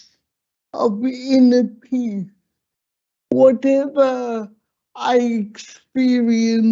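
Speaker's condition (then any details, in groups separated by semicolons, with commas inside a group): Slurred speech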